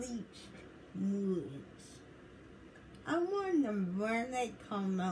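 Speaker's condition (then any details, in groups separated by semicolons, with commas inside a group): Cerebral palsy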